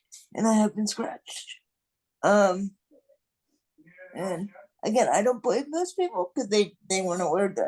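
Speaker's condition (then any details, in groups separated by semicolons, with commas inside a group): Cerebral palsy; non-progressive, will not improve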